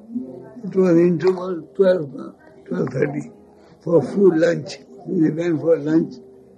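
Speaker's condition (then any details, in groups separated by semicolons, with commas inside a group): Speech loss after head injury; listeners say understandable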